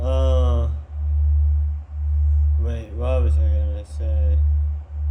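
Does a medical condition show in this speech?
Yes: tongue cancer surgery.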